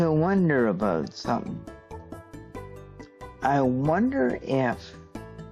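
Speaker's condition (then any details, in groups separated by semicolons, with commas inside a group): Cerebral palsy; stiff muscles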